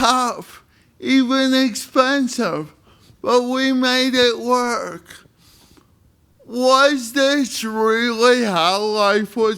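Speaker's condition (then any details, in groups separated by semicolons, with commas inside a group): Spastic cerebral palsy; spastic form, diagnosed at birth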